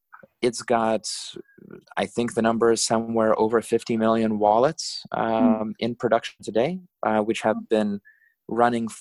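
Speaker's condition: No condition

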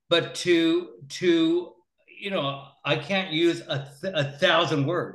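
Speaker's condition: Stuttering; which the speaker calls obvious; repeated sounds, repeated words

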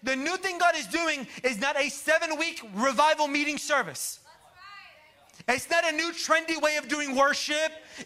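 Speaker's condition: No condition

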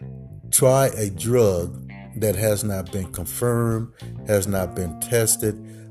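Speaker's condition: No condition

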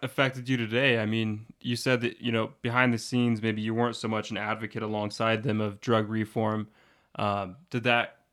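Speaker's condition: No condition

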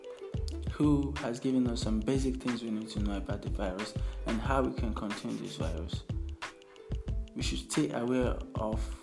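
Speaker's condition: No condition

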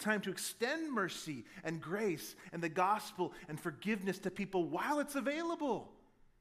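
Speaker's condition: No condition

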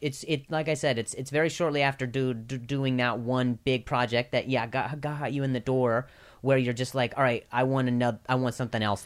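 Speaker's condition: Stutter; repeated sounds, repeated words

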